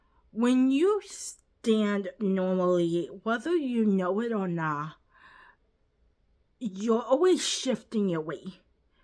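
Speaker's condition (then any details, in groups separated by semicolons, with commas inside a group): Cerebral palsy, quadriplegic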